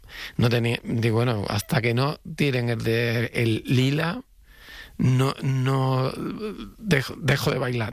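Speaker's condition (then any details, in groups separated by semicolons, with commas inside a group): Stuttering, mild; stuttering since childhood; a little stuttering during this conversation; noticeable from start of conversation; repeated words, prolonged sounds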